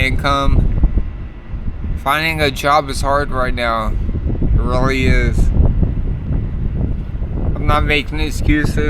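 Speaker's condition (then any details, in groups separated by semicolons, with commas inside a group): Multiple sclerosis; sometimes hard to breathe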